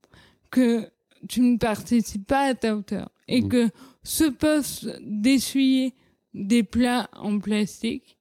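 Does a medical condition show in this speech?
Yes: cerebral palsy; childhood speech.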